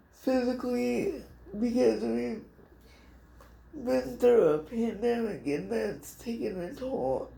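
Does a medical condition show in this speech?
Yes: cerebral palsy; speech somewhat affected.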